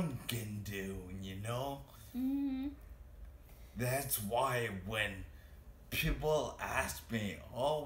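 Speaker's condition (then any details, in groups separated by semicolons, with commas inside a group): Traumatic brain injury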